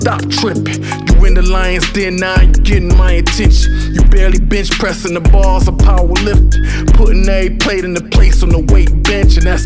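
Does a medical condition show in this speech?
No.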